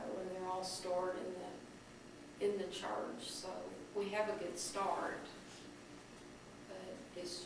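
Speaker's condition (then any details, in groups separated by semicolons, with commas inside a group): No condition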